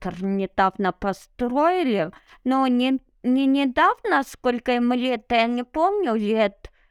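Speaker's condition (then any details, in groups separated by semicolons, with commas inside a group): Cerebral palsy; no wheelchair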